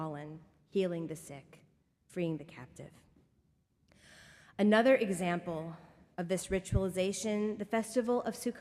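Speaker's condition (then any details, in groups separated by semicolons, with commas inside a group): No condition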